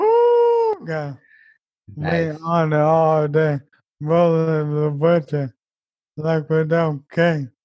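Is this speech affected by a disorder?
Yes: ALS; affects walking.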